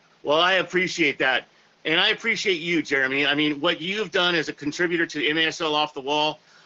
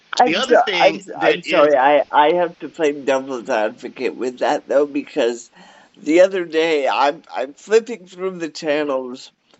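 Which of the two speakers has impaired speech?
The second: cerebral palsy; cerebral palsy, wheelchair.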